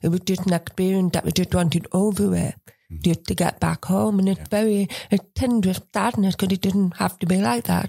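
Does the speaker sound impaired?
Yes: Usher syndrome, profound deafness; profound deafness since childhood, diagnosed around age eight, formerly hearing aids, cochlear implants; diagnosed over 30 years ago, peripheral vision loss, 5% central vision left, gradually going blind; breathes differently, possibly linked to hearing loss, poor use of Entonox.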